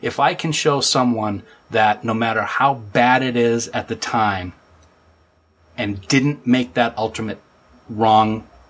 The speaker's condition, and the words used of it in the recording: None; typical speech.